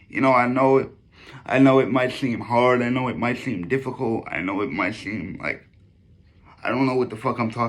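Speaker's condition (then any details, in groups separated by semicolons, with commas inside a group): Cerebral palsy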